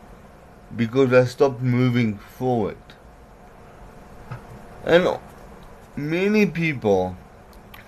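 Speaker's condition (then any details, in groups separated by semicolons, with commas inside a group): Cerebral palsy; learned speech special-needs school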